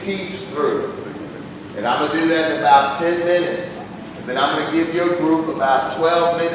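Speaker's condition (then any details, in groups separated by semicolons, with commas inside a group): No condition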